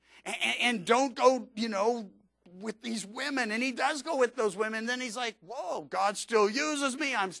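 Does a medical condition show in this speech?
No.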